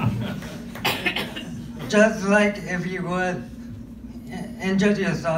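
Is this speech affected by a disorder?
Yes: cerebral palsy.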